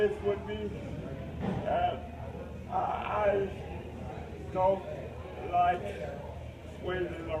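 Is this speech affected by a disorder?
Yes: cerebral palsy; uses a lift for transfers.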